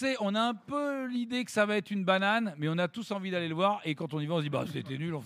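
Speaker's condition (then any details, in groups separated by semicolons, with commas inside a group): No condition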